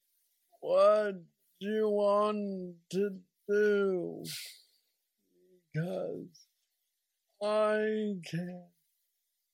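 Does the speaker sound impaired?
Yes: Parkinson's disease; young onset at 35, neurostimulator brain implant after 2 years, works like brain pacemaker; about 9 years since diagnosis, most aggressive form, still progressing, no plateau, mobility struggles.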